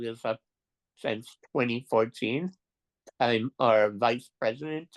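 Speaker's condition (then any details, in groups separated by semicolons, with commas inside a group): Duchenne muscular dystrophy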